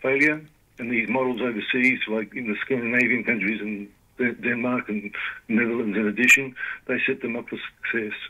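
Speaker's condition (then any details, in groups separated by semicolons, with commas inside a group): Parkinson's disease; limited capacity, can't do much more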